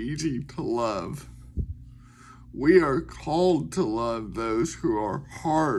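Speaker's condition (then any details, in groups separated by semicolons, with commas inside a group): Cerebral palsy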